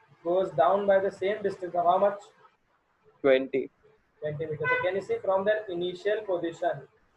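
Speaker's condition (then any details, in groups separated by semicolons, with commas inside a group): No condition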